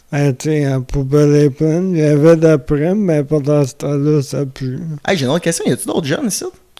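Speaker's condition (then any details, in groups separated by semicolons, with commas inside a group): Amyotrophic lateral sclerosis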